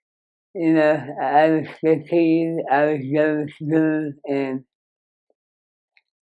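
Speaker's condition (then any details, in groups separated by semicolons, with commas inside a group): Moebius syndrome; congenital, severe nerve damage, cleft lip and palate, 35+ surgeries; no speech until age 4, speech therapy, excess saliva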